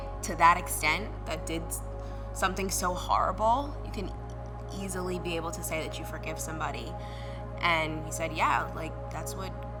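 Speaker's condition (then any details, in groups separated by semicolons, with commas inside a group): No condition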